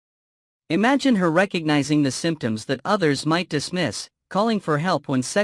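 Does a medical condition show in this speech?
No.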